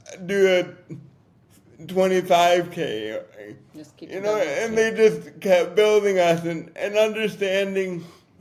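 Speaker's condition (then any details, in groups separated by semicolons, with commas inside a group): Cerebral palsy; difficult to talk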